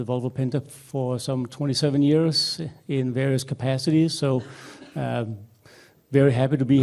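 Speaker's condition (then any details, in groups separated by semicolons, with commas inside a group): No condition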